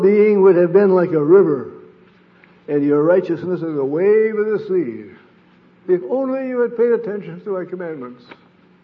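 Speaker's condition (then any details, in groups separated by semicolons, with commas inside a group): Parkinson's disease; sleep disrupted, wakes around 3 am unable to return to sleep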